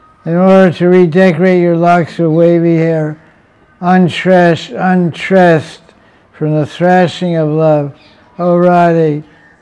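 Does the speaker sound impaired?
Yes: deafness; asks audience whether heard.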